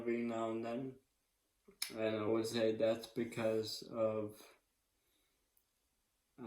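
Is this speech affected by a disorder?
Yes: ALS; 3 months after stem cell treatment, function worsening, physical therapy; speech improved, slow and slurred when tired.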